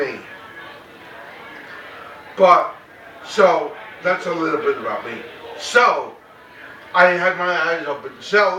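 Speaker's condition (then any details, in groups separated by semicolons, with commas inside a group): Cerebral palsy; very mild form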